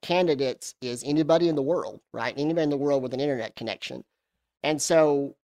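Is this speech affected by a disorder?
Yes: cleft lip and palate.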